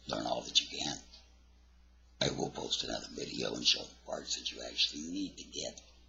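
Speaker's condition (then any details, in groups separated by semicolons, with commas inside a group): Laryngectomy; total laryngectomy, breathes only through neck stoma; about 4 years since laryngectomy; neck breather, may be unable to speak in emergency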